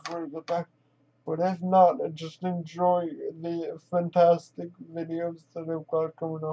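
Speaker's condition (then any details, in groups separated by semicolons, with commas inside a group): Quadriplegic cerebral palsy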